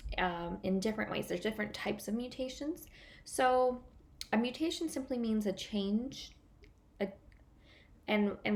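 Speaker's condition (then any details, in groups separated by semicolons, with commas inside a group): No condition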